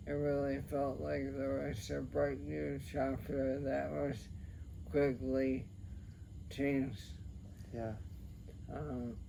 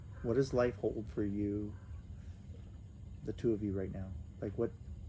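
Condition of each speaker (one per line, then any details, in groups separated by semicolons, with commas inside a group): ALS, sporadic; weak arms, hands, core, walks with assistance, edaravone ineffective; speech affected
No condition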